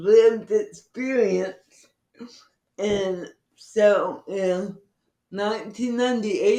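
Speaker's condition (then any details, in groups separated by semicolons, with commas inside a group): Cerebral palsy; from birth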